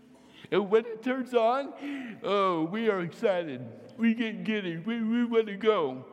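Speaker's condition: Cerebral palsy, mild; head fell forward chin to chest

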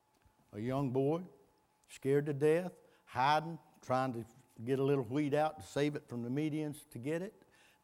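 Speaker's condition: No condition

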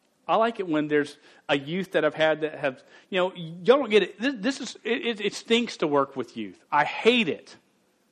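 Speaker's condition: Stuttering; still stutters, speaks in front of crowds despite stutter; blocks, gets stuck on own name and short words like a and and; repeated sounds, repeated words

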